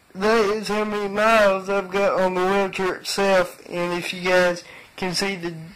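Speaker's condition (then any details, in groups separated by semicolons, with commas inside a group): Cerebral palsy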